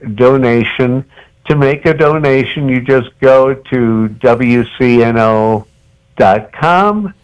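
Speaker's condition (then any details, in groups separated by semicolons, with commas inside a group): Cerebral palsy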